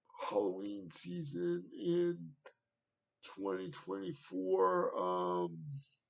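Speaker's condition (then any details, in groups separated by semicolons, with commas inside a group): Cerebral palsy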